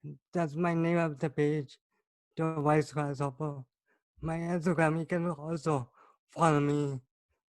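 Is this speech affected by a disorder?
Yes: cerebral palsy.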